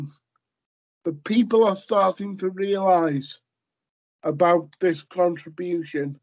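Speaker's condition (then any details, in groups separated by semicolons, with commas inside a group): Cerebral palsy; lifelong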